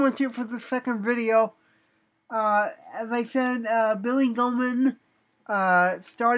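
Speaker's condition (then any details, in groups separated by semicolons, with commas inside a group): Cerebral palsy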